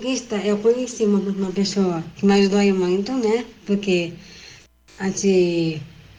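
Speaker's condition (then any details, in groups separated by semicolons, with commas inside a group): Down syndrome; also called T21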